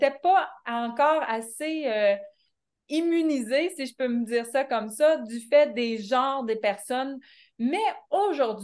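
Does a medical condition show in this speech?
No.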